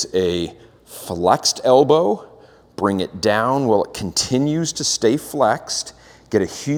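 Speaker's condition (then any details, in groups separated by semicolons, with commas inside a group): No condition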